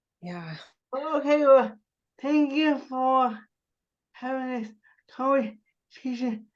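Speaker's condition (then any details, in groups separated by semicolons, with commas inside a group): Cerebral palsy; spasticity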